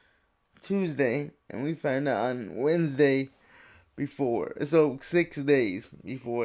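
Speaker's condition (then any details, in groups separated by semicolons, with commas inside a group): Cerebral palsy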